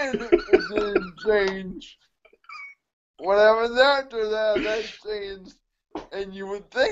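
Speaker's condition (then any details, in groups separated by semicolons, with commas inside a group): Cerebral palsy; mixed quadriplegia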